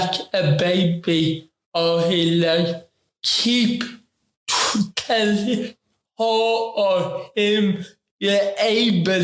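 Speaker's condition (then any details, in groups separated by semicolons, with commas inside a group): Ataxic cerebral palsy; affects talking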